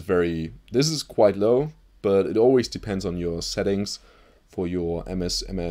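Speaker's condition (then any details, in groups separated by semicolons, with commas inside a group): No condition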